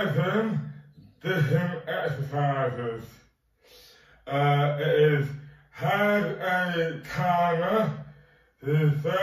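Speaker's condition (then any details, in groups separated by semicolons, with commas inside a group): Dystonia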